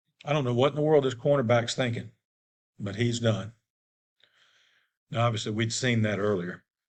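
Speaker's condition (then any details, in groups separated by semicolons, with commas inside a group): No condition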